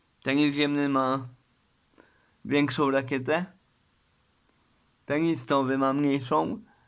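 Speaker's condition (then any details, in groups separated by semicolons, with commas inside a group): Cerebral palsy; uses wheelchair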